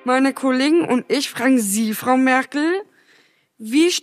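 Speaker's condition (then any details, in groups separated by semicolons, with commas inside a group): Down syndrome; age 27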